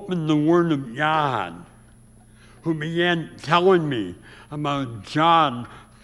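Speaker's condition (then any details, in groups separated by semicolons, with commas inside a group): Severe speech impediment; about age 84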